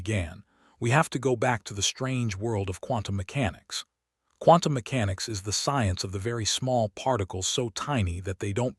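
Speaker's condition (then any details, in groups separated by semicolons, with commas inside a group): No condition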